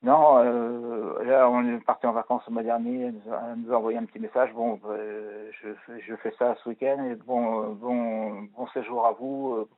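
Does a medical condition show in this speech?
Yes: Parkinson's disease; Parkinson's disease in third year, pronounced tremors at times, Sifrol stopped as not tolerated.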